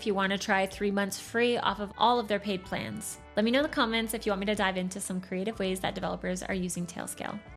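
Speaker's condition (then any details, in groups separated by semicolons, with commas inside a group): No condition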